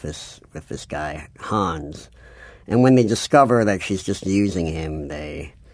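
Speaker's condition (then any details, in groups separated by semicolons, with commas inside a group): Cleft palate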